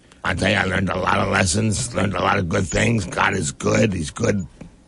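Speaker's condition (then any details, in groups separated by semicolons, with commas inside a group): Head and neck cancer; stage 4, diagnosed about one year ago, local treatment throughout previous year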